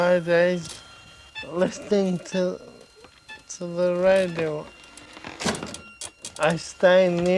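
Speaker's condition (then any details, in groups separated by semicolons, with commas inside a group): Friedreich's ataxia; difficulty speaking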